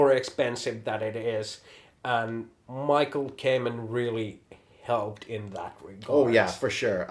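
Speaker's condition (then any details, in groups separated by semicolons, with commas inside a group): No condition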